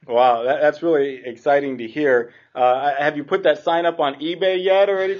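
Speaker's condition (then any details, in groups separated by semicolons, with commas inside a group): No condition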